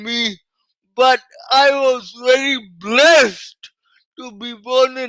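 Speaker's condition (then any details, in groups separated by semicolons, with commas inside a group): Cerebral palsy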